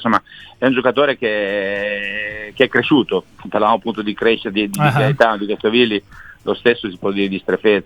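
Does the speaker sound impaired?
No.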